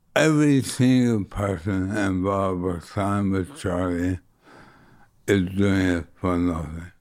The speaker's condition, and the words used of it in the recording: ALS (motor neuron disease). The voice is quite ragged and sometimes it's difficult to understand or